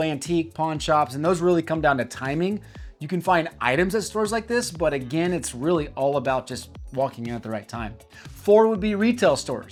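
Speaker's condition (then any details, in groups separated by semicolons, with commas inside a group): No condition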